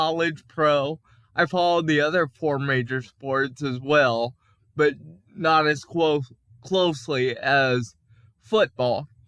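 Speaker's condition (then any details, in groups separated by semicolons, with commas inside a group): Cerebral palsy; can speak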